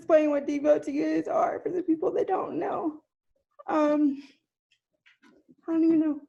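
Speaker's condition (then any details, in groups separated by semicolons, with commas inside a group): Cerebral palsy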